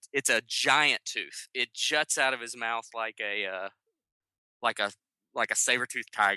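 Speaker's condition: No condition

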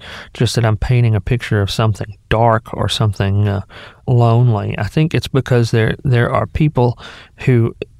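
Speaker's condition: No condition

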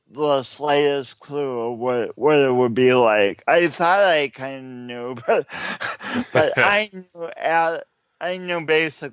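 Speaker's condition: Cerebral palsy; coordination difficulties

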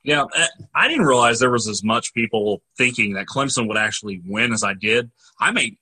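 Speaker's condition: No condition

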